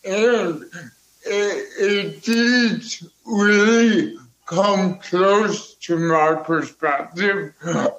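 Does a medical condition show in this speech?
Yes: cerebral palsy.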